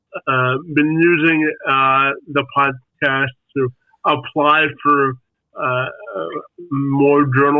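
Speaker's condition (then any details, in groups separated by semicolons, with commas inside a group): Spastic quadriplegic cerebral palsy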